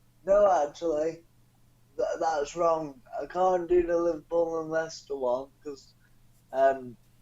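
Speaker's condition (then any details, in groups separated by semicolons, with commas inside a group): Cerebral palsy; non-progressive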